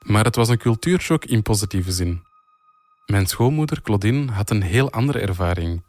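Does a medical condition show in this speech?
No.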